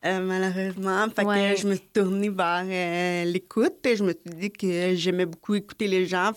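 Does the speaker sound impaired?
Yes: deafness; hearing aids, learned LPC (Langage Parlé Complété), LSQ from Cégep, school with hearing pupils from age 6; hearing aids by day, none at night or on waking, light alert system at night; speaks and communicates orally, loses track in multi-speaker settings, later used LSQ interpreters in class.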